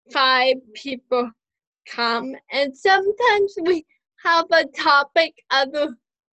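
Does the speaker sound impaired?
Yes: cerebral palsy, spastic quadriplegic, mild.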